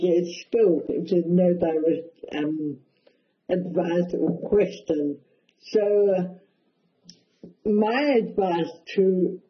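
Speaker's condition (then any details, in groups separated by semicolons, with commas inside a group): Cerebral palsy, mild; speech affected a bit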